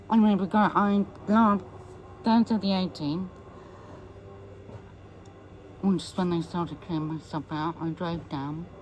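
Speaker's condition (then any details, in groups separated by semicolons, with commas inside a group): MND; voice may be difficult to understand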